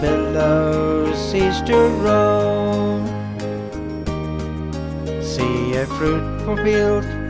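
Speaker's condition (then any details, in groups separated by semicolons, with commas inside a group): No condition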